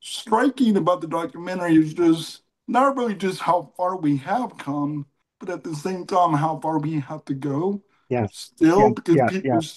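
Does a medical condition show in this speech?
Yes: cerebral palsy.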